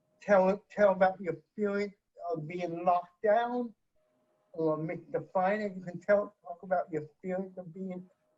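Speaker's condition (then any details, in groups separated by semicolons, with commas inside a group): Cerebral palsy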